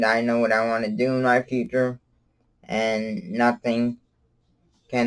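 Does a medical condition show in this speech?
Yes: cerebral palsy; from birth, wheelchair user.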